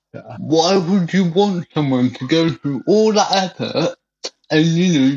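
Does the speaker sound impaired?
Yes: cerebral palsy; wheelchair.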